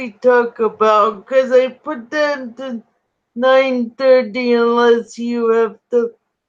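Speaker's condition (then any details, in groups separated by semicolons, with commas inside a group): Spastic ataxic cerebral palsy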